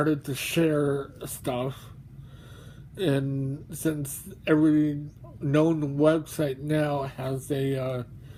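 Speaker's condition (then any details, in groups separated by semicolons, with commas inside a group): Mobius syndrome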